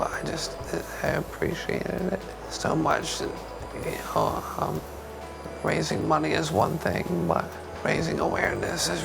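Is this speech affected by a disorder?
Yes: ALS.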